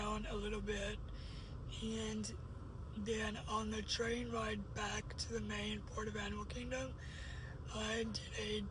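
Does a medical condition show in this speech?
Yes: cerebral palsy; uses a wheelchair.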